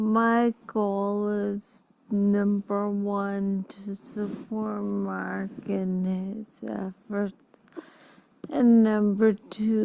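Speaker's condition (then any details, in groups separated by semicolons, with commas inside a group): Ataxia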